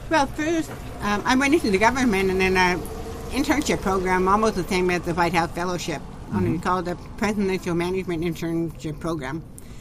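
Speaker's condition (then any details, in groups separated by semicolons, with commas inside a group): Profound deafness, genetic, profound; formerly hearing aids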